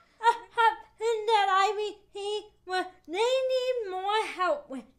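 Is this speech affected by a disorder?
Yes: cerebral palsy; affects speech.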